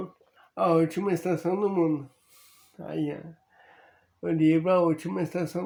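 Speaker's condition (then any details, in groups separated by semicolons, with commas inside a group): Amyotrophic lateral sclerosis; diagnosed about one month ago, progressive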